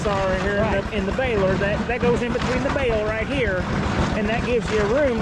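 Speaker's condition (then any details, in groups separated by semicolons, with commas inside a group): No condition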